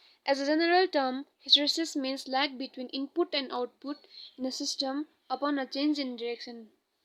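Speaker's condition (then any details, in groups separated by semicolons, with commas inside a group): No condition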